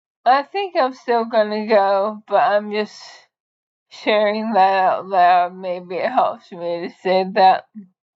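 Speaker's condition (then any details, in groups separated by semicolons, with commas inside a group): ALS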